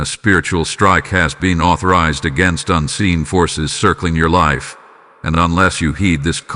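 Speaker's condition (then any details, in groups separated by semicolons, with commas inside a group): No condition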